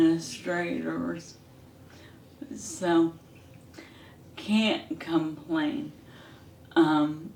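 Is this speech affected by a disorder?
Yes: ALS; hand onset.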